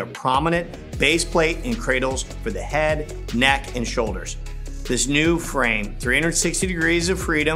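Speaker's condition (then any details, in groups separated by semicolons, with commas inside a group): No condition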